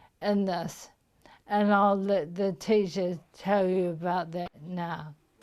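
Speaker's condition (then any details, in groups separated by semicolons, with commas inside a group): Motor neuron disease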